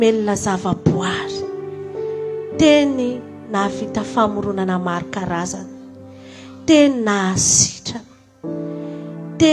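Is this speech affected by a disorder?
No.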